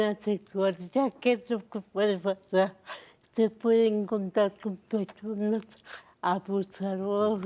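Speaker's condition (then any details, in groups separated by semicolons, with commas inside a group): Cerebral palsy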